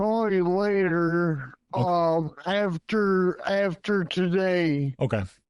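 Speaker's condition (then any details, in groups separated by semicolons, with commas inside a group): Primary progressive multiple sclerosis; dysphagia affecting voice, slowed slurred speech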